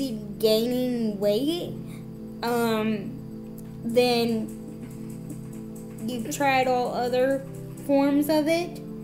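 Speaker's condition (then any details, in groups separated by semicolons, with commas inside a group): Cerebral palsy, spastic, severe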